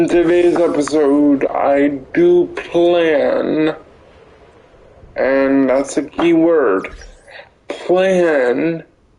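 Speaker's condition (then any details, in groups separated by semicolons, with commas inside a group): Cerebral palsy; limbs affected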